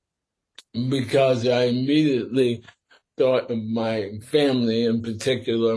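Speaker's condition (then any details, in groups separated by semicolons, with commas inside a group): Sporadic ALS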